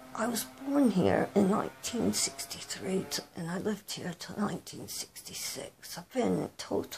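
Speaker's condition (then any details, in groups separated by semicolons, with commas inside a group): Cerebral palsy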